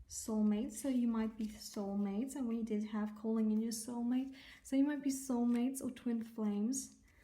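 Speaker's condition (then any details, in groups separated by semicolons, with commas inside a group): No condition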